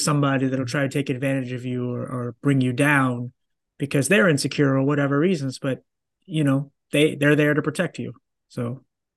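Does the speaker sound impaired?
No.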